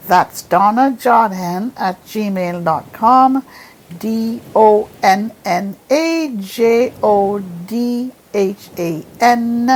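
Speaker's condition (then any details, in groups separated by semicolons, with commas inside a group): No condition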